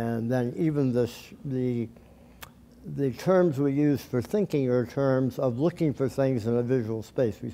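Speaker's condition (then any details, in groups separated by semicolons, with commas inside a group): Tongue cancer surgery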